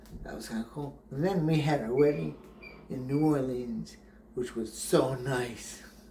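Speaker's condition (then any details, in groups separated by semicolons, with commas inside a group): Brain injury; memory greatly affected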